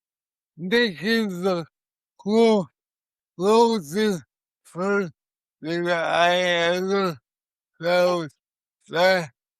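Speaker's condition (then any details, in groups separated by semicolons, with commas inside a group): Cerebral palsy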